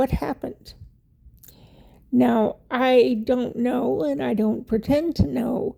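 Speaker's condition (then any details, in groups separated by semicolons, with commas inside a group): Cerebral palsy; wheelchair user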